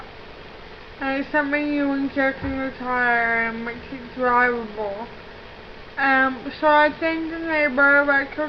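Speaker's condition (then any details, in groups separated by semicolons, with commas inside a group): Cerebral palsy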